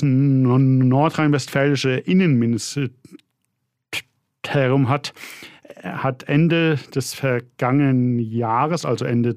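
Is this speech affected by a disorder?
Yes: stuttering, severe; fairly strong symptoms; stuttering not heard in first 20 seconds, then a block; here repeated words, prolonged sounds, blocks.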